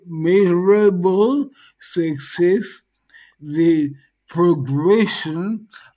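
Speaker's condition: Dysarthria post-stroke; speech highly affected

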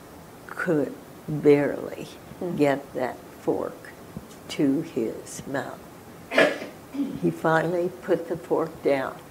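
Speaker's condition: Spasmodic dysphonia; injections allow continued radio broadcasting

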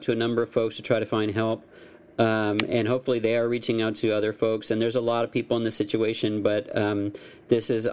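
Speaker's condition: No condition

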